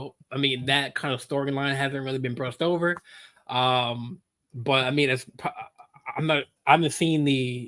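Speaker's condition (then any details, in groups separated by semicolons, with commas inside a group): No condition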